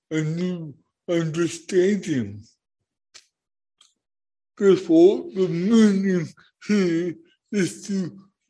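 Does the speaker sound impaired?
Yes: cerebral palsy; born not breathing.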